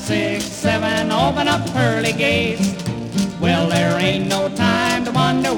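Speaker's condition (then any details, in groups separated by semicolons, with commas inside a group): No condition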